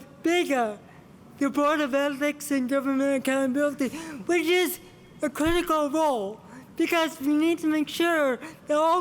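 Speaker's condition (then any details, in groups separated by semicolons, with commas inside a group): Cerebral palsy; from birth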